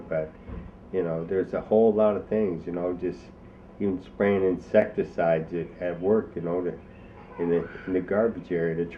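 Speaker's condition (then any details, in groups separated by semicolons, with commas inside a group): ALS; onset in arms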